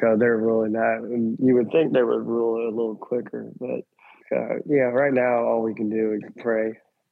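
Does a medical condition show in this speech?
Yes: cleft lip and palate; congenital.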